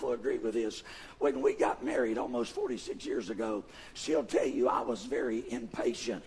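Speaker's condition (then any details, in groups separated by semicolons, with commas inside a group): Vocal fold paralysis, bilateral; speaks with false vocal folds; voice worse than before, Kermit-the-Frog-like, irritating, pushes much air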